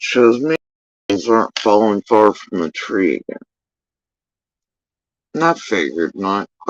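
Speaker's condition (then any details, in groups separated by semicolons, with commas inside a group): Facial paralysis after surgery; tongue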